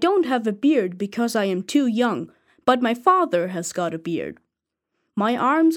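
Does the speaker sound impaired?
No.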